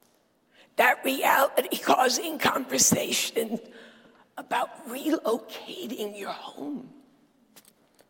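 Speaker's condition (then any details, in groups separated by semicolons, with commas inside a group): Dysphonia; not a sore throat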